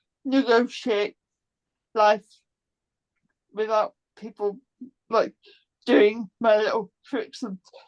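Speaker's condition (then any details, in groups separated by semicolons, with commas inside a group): Cerebral palsy; complex form, present from birth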